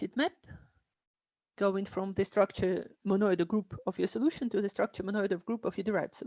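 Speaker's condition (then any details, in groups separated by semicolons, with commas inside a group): No condition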